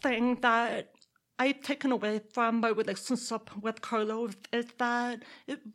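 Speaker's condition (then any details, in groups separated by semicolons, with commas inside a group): Deafness; reads lips, interview questions read to her in person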